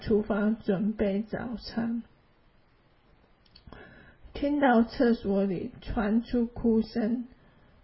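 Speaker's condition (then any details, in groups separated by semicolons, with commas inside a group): ALS; slower speech, quieter voice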